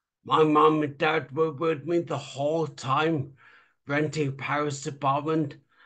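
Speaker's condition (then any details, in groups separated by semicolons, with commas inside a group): Traumatic brain injury; early tracheostomy, no speech, later virtually unintelligible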